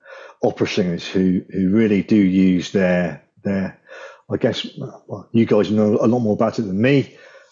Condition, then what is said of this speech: Stuttering. If I do have a turbulence, I go back, I try and repeat that word